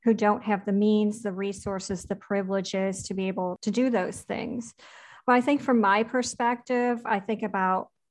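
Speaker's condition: Cleft palate; congenital cleft palate, surgeries from early childhood through adolescence, full cleft revisions, ear tubes in and out; speech, breathing and swallowing issues in childhood, speech therapy until about adolescence

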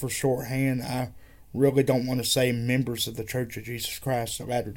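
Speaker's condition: Cerebral palsy; wheelchair user

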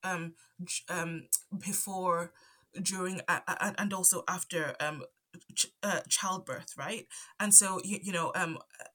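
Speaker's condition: Stutter; onset around age 5 after move from Zambia to UK, none before per parents, cause unknown; adult, ongoing stutter; stutters here and there, stutter affects talking, often stays quiet to avoid stuttering; repeated sounds, prolonged sounds, blocks

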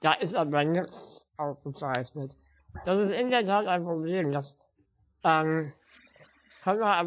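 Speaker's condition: Spinal muscular atrophy; spinal muscular atrophy since birth, physical disability, uses wheelchair

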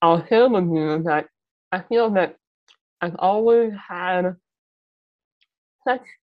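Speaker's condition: Muscular dystrophy; mild speech impairment

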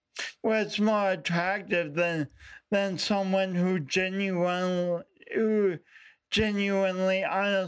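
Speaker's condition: Speech impediment; since childhood, affects voice and coordination, unique walk; impediment noticeable on first meeting but words formed, intelligible

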